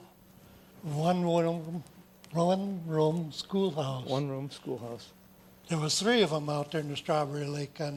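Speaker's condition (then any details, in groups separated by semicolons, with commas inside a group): No condition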